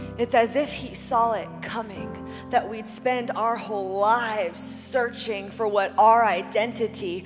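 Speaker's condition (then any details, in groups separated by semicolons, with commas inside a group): No condition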